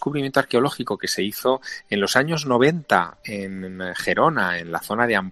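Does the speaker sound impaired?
No.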